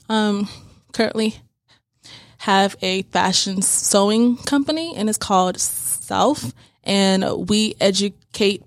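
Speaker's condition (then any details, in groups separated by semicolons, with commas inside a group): Stuttering; blocks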